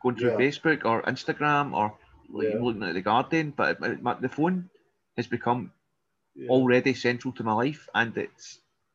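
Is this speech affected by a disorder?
No.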